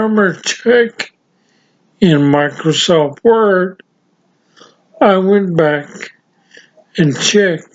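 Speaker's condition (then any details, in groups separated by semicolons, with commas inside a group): Severe traumatic brain injury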